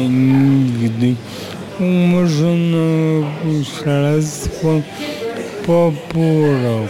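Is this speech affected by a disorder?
Yes: aphasia; no speech for about five years after regaining consciousness.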